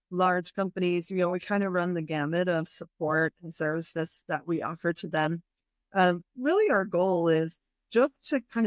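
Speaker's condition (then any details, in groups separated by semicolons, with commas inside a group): No condition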